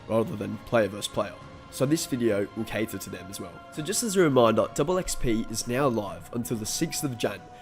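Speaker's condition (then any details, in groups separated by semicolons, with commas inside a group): No condition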